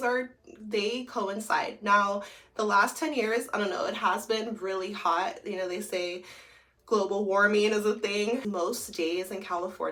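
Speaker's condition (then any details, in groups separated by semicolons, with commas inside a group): No condition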